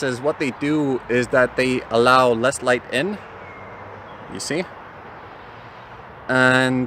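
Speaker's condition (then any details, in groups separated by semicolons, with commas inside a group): No condition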